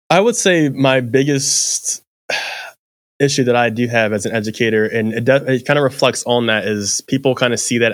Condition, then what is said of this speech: Stuttering. Like my issue is that I still have a stutter and, I talk pretty fast when I